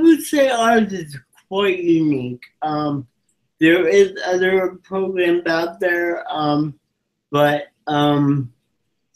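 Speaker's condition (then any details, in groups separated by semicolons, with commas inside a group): Cerebral palsy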